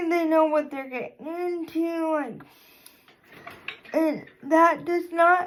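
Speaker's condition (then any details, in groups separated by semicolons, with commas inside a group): Cerebral palsy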